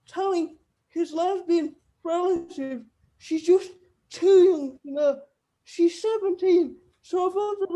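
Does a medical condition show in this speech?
Yes: cerebral palsy; wheelchair user.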